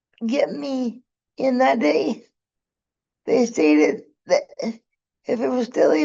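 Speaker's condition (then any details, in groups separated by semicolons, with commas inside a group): Cerebral palsy; needs help getting around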